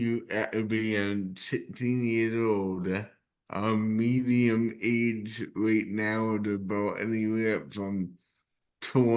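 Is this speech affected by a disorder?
Yes: cerebral palsy; present from birth.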